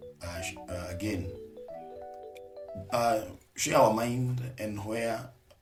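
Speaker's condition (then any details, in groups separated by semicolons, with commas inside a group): No condition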